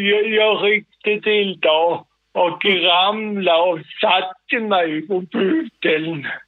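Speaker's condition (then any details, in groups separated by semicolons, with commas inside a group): Cerebral palsy; sudden involuntary jerks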